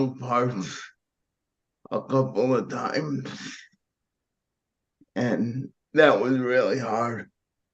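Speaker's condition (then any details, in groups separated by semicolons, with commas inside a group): Cerebral palsy; lifelong wheelchair use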